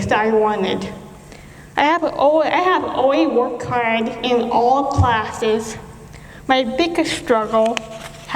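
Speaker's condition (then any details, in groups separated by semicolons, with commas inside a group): Cerebral palsy; apraxia, works on loudness, speed, repetition, speech sounds different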